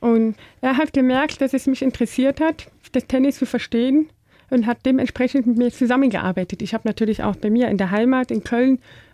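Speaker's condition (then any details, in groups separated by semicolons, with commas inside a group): Deafness; learned speaking as child using balloons, speaks well, better than many deaf people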